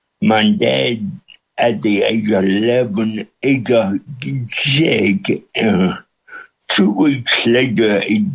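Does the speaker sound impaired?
Yes: cerebral palsy with speech impediment; hard to understand at first.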